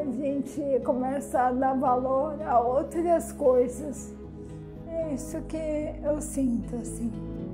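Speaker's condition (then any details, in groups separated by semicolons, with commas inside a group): Amyotrophic lateral sclerosis, bulbar onset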